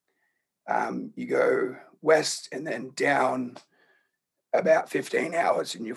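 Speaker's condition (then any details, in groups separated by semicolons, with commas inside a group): Laryngeal cancer; in voice box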